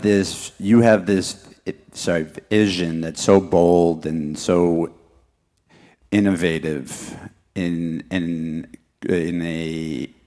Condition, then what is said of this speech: Stuttering. I have a stutter, so I'm asked this question, so please bear with me.